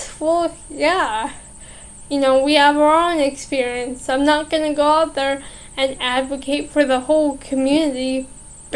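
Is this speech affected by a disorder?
Yes: cerebral palsy.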